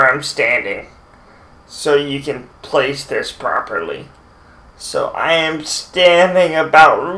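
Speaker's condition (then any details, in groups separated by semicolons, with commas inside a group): Cerebral palsy, mild; speech sometimes affected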